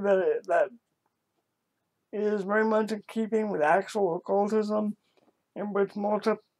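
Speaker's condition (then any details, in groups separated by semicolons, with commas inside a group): Cerebral palsy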